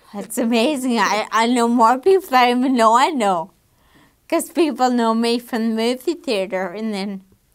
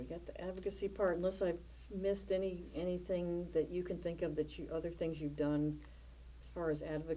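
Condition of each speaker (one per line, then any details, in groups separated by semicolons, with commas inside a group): Damaged diaphragm; regular breathing exercise through cardio; breathing problems strongly affect speech, worse without exercise
No condition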